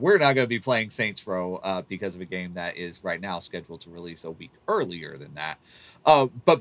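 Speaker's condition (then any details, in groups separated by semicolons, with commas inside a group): No condition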